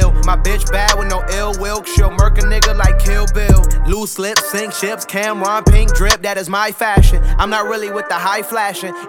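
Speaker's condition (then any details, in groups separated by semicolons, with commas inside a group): No condition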